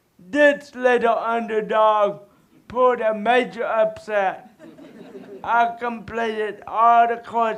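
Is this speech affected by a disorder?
Yes: cerebral palsy.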